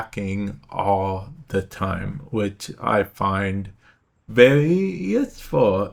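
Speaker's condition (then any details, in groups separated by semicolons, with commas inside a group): Traumatic brain injury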